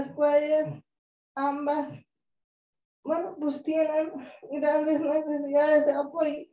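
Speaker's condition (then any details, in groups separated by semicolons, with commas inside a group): Cerebral palsy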